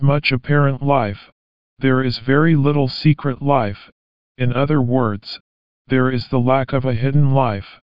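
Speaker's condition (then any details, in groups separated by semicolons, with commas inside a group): No condition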